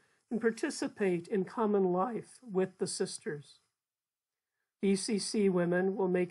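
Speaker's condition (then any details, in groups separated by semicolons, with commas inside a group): No condition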